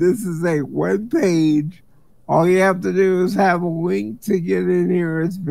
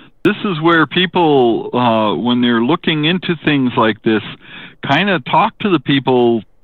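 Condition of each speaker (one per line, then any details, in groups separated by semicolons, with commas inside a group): Cerebral palsy; spasticity, not paralyzed, wheelchair user; speech sounds drunk
No condition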